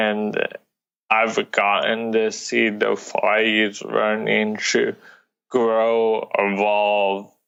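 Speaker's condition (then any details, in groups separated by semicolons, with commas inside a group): Cerebral palsy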